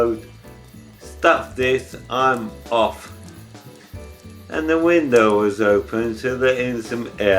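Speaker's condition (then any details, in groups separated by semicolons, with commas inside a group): ALS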